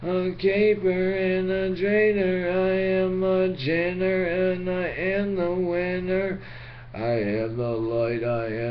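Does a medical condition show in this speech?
Yes: brain injury.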